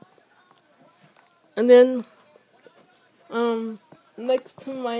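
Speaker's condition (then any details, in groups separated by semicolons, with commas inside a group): Speech impairment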